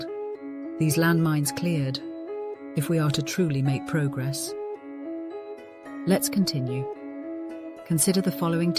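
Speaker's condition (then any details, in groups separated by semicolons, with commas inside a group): No condition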